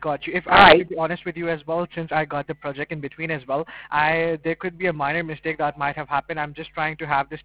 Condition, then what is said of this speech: No condition.